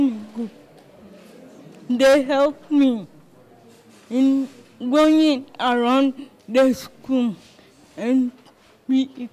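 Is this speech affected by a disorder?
Yes: cerebral palsy.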